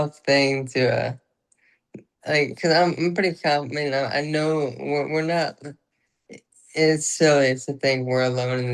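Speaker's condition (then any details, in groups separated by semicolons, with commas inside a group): Traumatic brain injury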